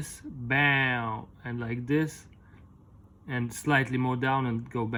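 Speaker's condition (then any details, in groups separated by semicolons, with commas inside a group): No condition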